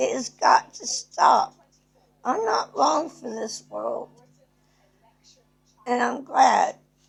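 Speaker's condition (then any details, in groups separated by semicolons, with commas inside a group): Cerebral palsy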